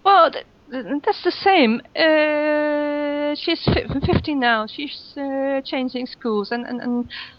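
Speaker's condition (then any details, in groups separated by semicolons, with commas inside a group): Stuttering; stutter with silent blocks, freezes, body movements and tics, major stuttering on oral presentations; stutters a lot in this recording, recording stress increases stutter; slow, clear, articulated speech, mostly fluent in English and Swedish, more stuttering in Dutch, German, French; repeated sounds, repeated words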